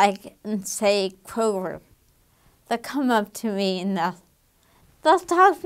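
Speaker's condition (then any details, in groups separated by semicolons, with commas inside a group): Damaged diaphragm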